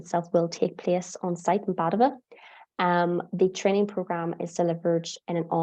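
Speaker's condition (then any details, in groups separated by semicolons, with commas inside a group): No condition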